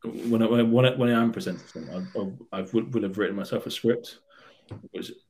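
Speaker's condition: Stammer; developmental, since earliest childhood, language and learning issues, twin stammers, childhood speech therapy, worse than twin; mild, comes and goes, often unnoticed by listeners, obvious to self; difficulty on certain words and sounds, p sounds become more like b; repeated sounds, repeated words

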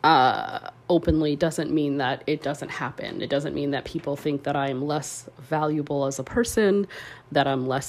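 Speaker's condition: No condition

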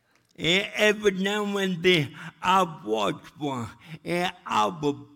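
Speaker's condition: Cerebral palsy; first word at age five

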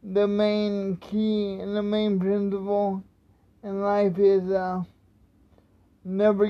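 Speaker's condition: Cerebral palsy; speech not affected by disability

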